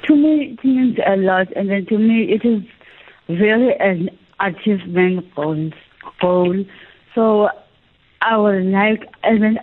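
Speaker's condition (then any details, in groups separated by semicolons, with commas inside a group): Cerebral palsy; affects movement and speech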